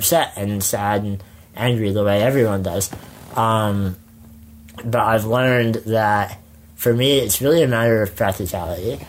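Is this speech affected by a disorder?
Yes: spinal muscular atrophy; jaw tires with prolonged speaking.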